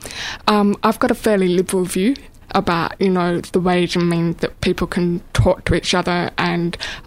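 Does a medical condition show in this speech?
Yes: deafness, born deaf; probably congenital deafness, diagnosed at age 3.5, twin brother and older sister also deaf; uses spoken English and Auslan (Australian sign language), signing since age 16.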